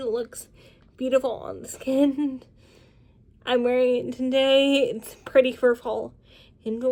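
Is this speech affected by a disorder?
Yes: cerebral palsy, spastic.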